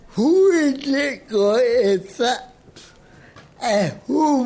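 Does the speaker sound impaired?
Yes: cerebral palsy.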